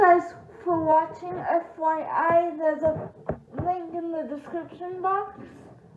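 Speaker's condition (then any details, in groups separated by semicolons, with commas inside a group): Cerebral palsy; affects all four limbs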